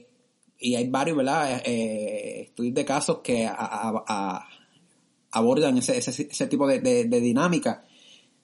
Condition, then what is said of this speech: Stuttering. Mi, mis características eh, gaguerísticas <laughs> me impiden pronunciar algunas palabras adecuadamente.